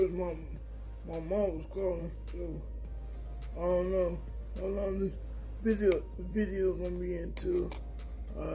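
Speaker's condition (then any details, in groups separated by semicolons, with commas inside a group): Cerebral palsy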